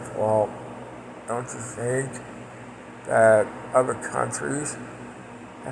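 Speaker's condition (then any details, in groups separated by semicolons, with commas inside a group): Parkinson's; speech impediment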